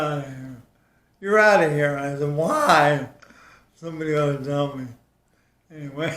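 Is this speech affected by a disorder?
Yes: ALS.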